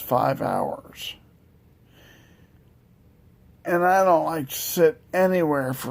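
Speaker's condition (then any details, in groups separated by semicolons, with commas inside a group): Multiple sclerosis; wheelchair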